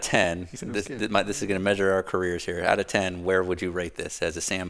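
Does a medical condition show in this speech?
No.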